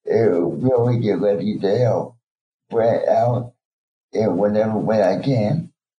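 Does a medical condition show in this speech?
Yes: cerebral palsy; years of therapy, went through adaptive learning program for people with disabilities about 32 years ago; ongoing therapy, spasms, always fighting own body; types about 10 words.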